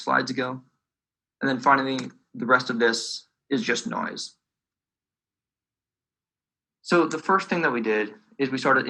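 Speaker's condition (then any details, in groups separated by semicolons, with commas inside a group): No condition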